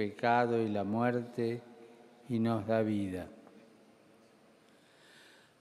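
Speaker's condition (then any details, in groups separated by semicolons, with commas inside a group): No condition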